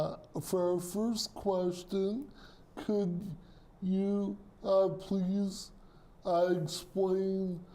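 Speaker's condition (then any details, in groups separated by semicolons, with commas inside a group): Cerebral palsy; speech impairment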